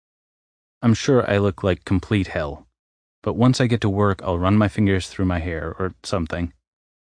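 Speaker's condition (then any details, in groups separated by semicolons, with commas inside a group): No condition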